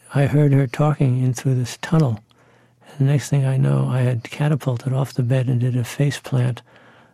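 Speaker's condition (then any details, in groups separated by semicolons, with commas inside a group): Parkinson's disease; possible REM sleep signs about ten years earlier, handwriting became illegible; voice once decent, now fuzzy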